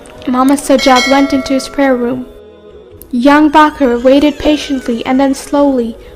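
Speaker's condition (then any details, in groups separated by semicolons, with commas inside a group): No condition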